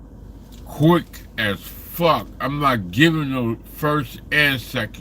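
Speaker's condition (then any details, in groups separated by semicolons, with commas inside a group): Slurred speech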